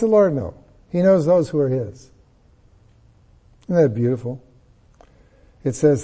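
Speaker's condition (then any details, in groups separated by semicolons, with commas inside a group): No condition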